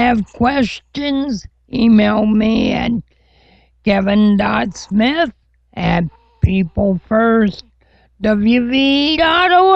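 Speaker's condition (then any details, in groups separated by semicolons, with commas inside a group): Cerebral palsy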